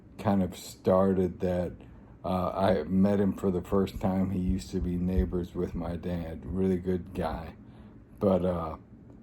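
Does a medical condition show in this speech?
Yes: ALS.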